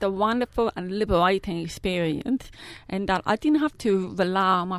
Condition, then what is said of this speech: Deafness. I'm profoundly deaf, so that means I rely on lip reading extensively to communicate with you, and I speak, but I've been taught to speak